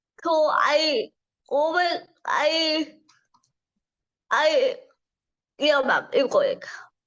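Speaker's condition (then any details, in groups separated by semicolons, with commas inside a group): Cerebral palsy; from birth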